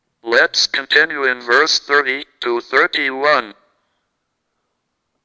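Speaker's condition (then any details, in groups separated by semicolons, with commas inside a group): Cerebral palsy, speech-generating device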